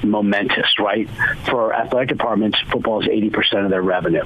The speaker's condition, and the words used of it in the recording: No condition.